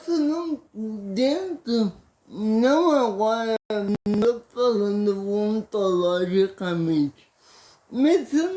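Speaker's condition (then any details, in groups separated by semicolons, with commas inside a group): Paralysis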